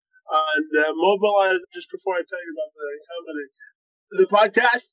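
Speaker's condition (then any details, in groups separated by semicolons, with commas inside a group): Cerebral palsy, spastic quadriplegia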